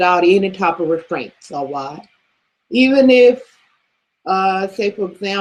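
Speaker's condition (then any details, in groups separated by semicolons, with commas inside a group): No condition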